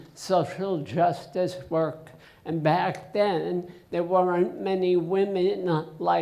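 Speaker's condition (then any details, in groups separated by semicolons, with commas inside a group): Essential tremor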